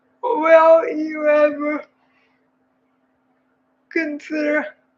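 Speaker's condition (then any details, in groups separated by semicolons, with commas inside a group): Cerebral palsy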